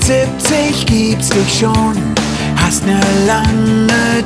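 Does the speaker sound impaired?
No.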